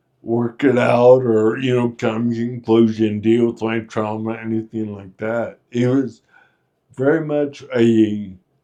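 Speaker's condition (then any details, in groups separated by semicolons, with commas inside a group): Friedreich's ataxia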